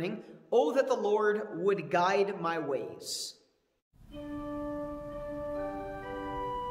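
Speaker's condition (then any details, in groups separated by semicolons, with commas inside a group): No condition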